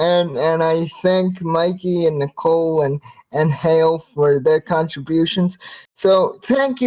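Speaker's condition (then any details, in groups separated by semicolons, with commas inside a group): Cerebral palsy, spastic quadriplegia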